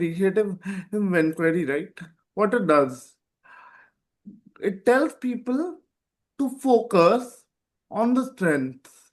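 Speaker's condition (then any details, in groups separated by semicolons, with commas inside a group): Cerebral palsy; present from birth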